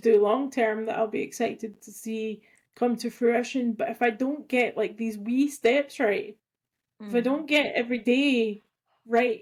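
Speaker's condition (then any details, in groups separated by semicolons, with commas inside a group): No condition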